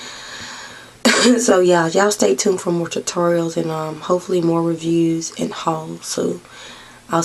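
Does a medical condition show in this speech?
No.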